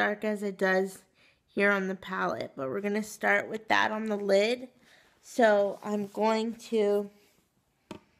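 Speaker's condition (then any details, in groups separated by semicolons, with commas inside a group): Cerebral palsy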